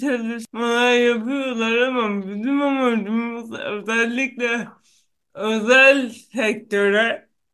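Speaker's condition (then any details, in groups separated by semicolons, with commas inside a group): Cerebral palsy; onset at birth from birth complications, neurological, affects gross and fine motor muscle systems, no known cure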